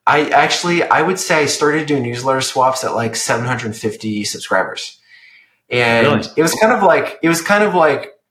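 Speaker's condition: No condition

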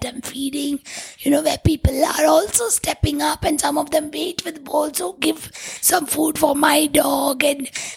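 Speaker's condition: Tracheostomy, vocal cords permanently constricted from smoke inhalation; voice called unforgettable

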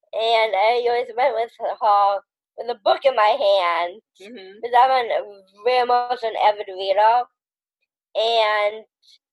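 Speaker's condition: Down syndrome

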